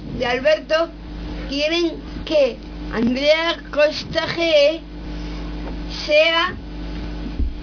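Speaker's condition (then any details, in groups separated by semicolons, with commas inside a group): Down syndrome; reads news item aloud on live radio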